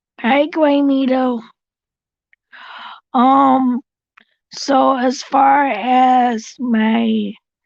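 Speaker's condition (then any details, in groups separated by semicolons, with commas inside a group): Cerebral palsy; since birth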